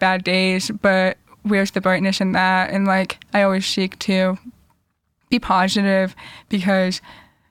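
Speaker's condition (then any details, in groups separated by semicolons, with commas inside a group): Deafness; cochlear implants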